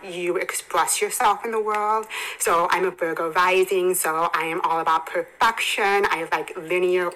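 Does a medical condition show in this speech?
Yes: hearing impairment, congenital, bilateral cochlear implants; hearing aids from about 17 months.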